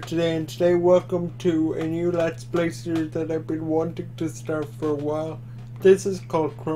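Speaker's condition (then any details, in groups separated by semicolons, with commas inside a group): Quadriplegic cerebral palsy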